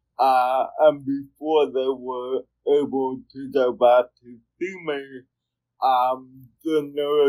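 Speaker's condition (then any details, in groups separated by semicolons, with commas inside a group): Cerebral palsy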